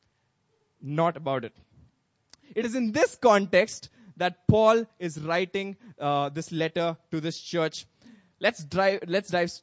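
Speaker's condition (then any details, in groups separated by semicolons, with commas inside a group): No condition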